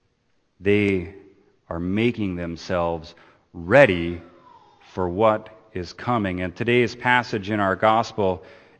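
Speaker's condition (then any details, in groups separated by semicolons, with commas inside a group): No condition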